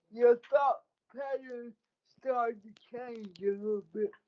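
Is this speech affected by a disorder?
Yes: cerebral palsy; speech affected.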